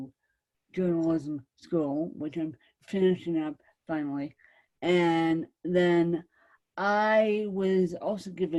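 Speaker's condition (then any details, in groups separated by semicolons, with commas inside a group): Cerebral palsy, mixed, moderate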